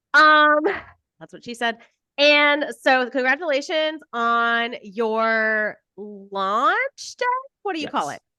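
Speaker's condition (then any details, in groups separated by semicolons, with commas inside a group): No condition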